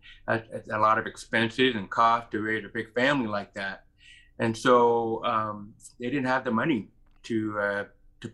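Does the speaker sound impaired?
Yes: profound hearing loss; congenital severe to profound hearing loss, family history of deafness, diagnosed about age 2, hearing aids, years of speech therapy; mid-40s, wears hearing aids, removes them when fatigued; learned to speak through hard effort, distinctive voice and accent.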